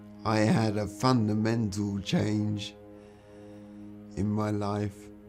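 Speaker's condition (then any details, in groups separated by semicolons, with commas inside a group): Traumatic brain injury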